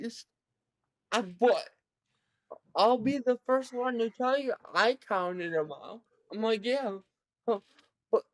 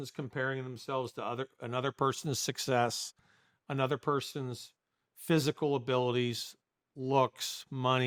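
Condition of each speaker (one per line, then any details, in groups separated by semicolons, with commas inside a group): Cerebral palsy; present from birth, severe; about 22 years since birth
No condition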